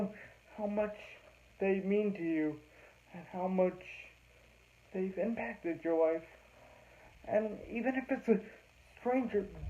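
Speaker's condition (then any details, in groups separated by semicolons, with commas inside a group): Cerebral palsy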